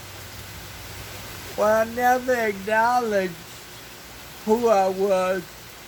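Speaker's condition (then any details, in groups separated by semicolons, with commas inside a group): Cerebral palsy; speech impairment, effortful words, abbreviations come out clearer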